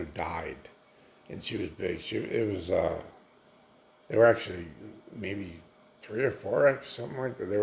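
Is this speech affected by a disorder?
Yes: multiple sclerosis.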